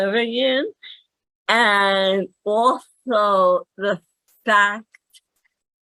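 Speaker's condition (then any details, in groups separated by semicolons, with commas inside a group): Cerebral palsy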